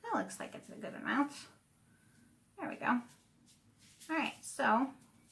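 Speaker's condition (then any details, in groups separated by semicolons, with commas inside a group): No condition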